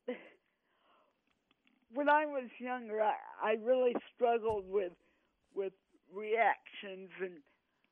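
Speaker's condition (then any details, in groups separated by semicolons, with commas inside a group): Cerebral palsy; since birth; 18 years of speech therapy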